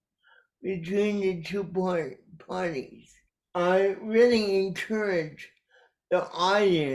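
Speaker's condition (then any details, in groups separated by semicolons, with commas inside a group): Cerebral palsy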